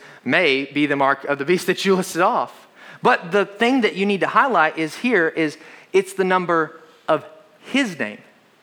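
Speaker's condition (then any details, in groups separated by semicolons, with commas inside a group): No condition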